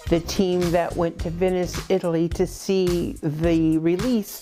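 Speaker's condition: No condition

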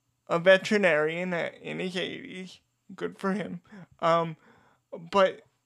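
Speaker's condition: Cerebral palsy; diagnosed at age 2

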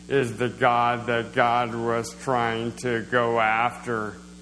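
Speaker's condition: Slowed speech, swallowing problems

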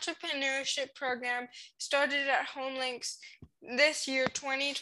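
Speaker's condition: Cerebral palsy; congenital spastic cerebral palsy

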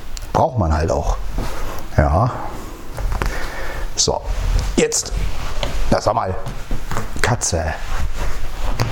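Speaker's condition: No condition

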